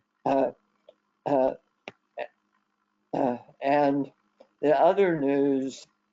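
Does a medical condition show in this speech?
Yes: head and neck cancer.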